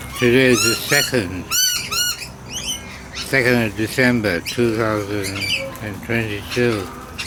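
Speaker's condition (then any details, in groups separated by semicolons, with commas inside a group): Parkinson's disease; hypersalivation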